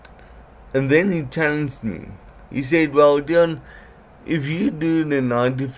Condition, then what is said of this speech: Cerebral palsy. My words is not clear, and I struggle a bit.